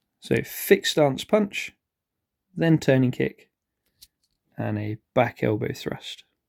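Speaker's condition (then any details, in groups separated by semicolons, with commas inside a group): No condition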